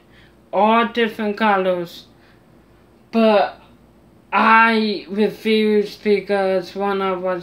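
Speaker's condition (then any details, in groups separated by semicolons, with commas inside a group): Mild cerebral palsy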